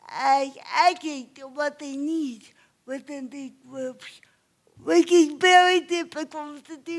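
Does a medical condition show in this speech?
Yes: cerebral palsy; obvious speech impairment.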